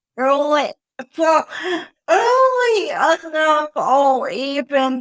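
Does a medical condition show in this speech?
Yes: cerebral palsy; wheelchair.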